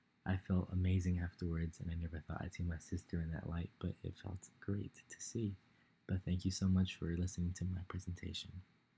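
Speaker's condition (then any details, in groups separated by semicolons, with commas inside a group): No condition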